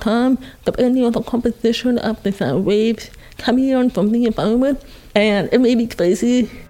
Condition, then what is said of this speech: Deafness. She learned to speak growing up so she can make herself understood.